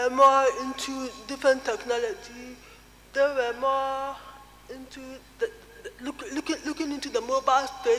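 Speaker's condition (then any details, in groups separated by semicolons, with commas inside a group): Cerebral palsy; caused by untreated newborn jaundice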